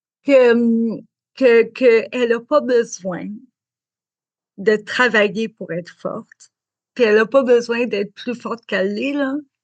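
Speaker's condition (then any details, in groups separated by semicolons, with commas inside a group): Cerebral palsy; spastic diplegic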